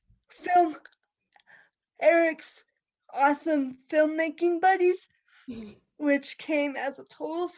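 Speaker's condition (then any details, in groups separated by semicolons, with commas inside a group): Cerebral palsy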